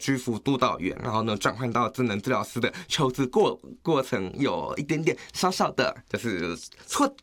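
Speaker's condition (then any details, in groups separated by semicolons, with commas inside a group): Hearing impairment, progressive acquired hearing loss; gradually progressive; slight accent, mistaken for ABC, Southeast Asian or overseas Chinese, otherwise clear, normal word order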